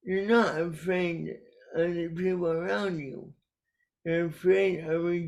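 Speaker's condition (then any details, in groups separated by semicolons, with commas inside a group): Cerebral palsy; caused by brainstem aneurysm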